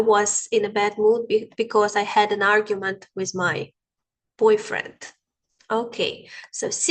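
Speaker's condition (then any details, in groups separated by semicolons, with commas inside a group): No condition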